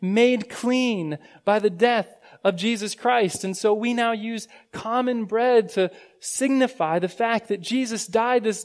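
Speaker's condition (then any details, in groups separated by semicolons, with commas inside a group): No condition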